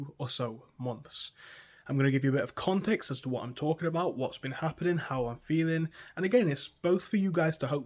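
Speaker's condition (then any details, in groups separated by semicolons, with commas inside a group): No condition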